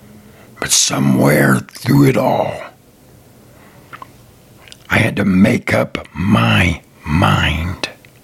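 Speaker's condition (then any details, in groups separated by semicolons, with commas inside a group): Throat cancer, partial laryngectomy; half of larynx removed, 10 surgeries, tracheostomy tube in neck, sick 3 years, treatments, medications; altered speech from cancer and partial larynx removal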